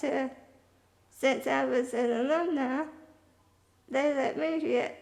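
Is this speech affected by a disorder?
Yes: spinal muscular atrophy type 2.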